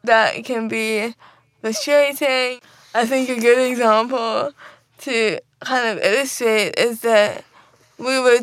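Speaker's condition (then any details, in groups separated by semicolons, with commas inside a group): Cerebral palsy; wheelchair user since diagnosis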